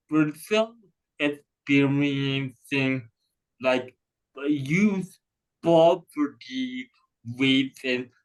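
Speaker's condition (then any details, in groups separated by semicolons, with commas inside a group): Cerebral palsy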